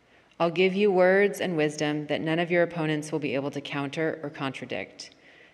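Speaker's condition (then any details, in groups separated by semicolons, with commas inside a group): No condition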